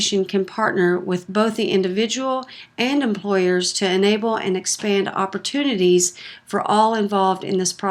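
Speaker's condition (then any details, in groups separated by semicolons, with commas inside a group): No condition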